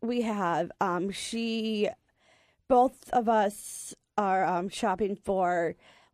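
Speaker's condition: Down syndrome

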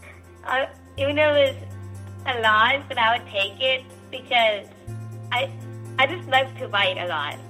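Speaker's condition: Down syndrome; from birth, occupational therapy from 2 months, UCLA early intervention from 7 months, physical, horseback, swim therapy; childhood speech therapy two to three or more weekly, deep-breath practice blowing candles, cotton balls

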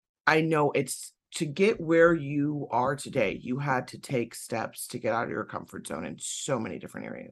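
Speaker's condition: No condition

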